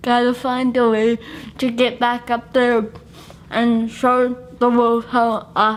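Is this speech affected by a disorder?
Yes: cerebral palsy.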